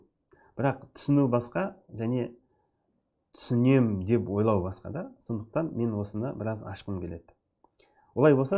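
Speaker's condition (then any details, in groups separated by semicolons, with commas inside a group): No condition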